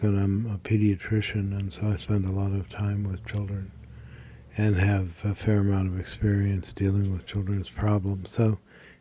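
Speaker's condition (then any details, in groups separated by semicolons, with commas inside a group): Parkinson's disease; developing over about 5 years, now age 70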